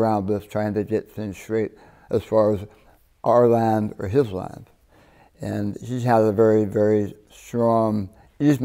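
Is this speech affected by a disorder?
Yes: partial glossectomy for tongue cancer.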